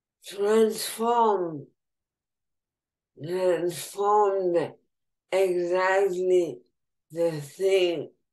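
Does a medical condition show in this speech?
Yes: ALS, bulbar form, bulbar onset.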